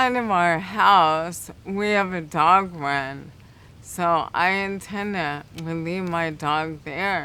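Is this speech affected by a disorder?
Yes: cerebral palsy; affects speech.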